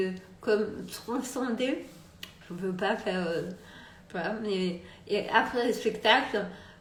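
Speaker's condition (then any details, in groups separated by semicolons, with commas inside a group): Multiple sclerosis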